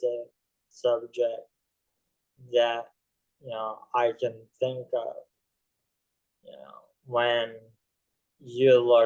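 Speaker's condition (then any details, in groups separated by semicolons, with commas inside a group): ALS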